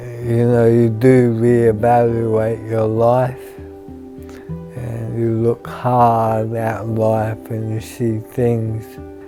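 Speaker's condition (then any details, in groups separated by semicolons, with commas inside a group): Motor neurone disease; tongue, progressive toward total paralysis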